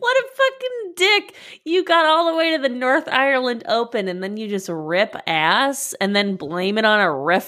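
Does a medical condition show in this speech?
No.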